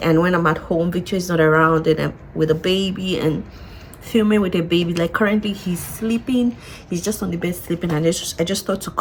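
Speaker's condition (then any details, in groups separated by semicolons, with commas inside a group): No condition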